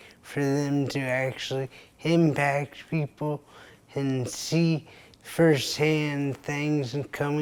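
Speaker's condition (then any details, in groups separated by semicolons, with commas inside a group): Traumatic brain injury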